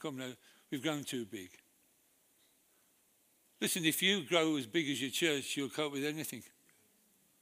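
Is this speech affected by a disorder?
Yes: Parkinson's disease; Parkinson's with arthritis, diagnosed by brain scan after failed medical, dragging foot, shaking; speech affected at brain scan, per doctors.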